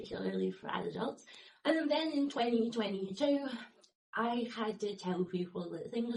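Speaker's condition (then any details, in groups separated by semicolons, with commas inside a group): Mills hemiplegic ALS, Mills hemiplegic variant; Mills hemiplegic ALS, rare motor neurone disease form; progressive paralysis, restricted movement, limited mobility; dysarthria, could barely keep up with conversation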